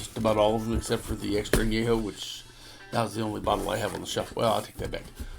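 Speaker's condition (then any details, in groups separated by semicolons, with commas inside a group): No condition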